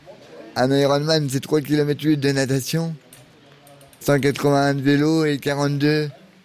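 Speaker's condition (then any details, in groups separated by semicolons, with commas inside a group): Cerebral palsy; cerebral palsy from extreme prematurity, born at 6 months, twin pregnancy, neuromotor brain cells damaged; six personal care assistants in turn around the clock, body coping with nine-day ride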